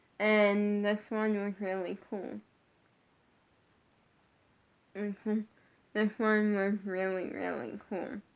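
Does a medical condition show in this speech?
Yes: brain injury.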